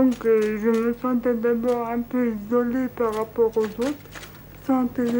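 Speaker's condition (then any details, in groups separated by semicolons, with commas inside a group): Cerebral palsy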